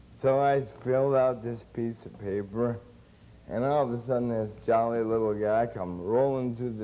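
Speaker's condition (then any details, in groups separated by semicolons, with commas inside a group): Cerebral palsy; since birth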